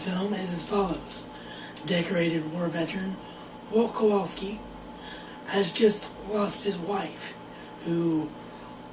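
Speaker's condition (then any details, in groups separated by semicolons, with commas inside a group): Cerebral palsy; wheelchair bound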